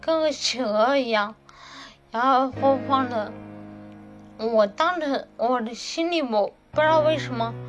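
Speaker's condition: Cerebellar atrophy, hereditary; mother

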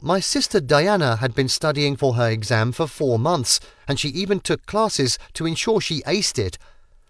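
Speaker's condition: No condition

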